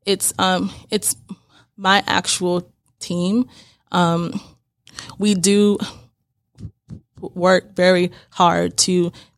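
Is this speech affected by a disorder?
Yes: stuttering; here repeated words, blocks.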